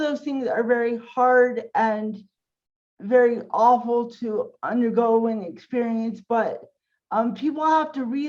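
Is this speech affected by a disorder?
Yes: cerebral palsy.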